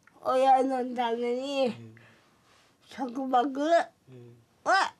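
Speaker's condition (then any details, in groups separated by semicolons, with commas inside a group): Cerebral palsy; severe, wheelchair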